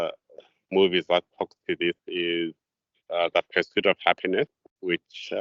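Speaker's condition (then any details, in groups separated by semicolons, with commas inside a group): No condition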